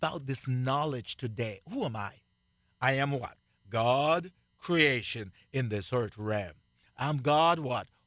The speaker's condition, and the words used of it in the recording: None; typical speech.